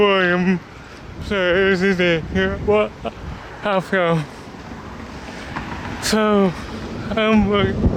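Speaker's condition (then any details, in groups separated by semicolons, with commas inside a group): Cerebral palsy; speech disability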